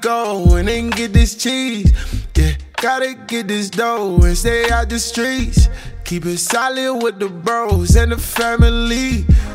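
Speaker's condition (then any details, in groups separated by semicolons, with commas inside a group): No condition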